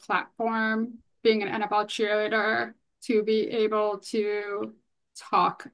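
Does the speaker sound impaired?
Yes: hearing loss; bilateral, noticed about age 5, analog then digital hearing aids, right ear beyond aid benefit, left hearing aid; right cochlear implant at Johns Hopkins under a year ago, recognition 0% to 93%, considering left implant.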